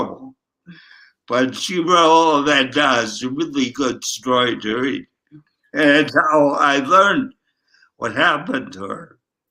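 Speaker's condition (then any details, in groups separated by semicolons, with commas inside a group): Traumatic brain injury, ataxic; tongue affected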